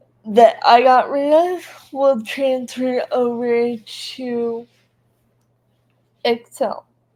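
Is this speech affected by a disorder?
Yes: cerebral palsy.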